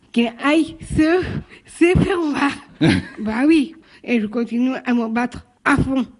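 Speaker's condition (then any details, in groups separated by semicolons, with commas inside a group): Down syndrome, trisomy 21; lifelong, mother taught reading and counting, father Emmanuel helped toward autonomy; 35 years old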